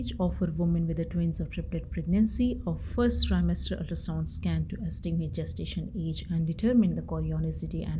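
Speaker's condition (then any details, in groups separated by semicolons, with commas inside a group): No condition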